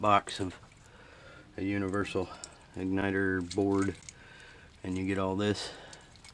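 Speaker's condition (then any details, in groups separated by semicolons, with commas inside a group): No condition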